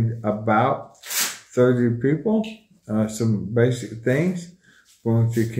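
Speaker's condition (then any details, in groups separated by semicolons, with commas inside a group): ALS; bulbar-upper onset, tongue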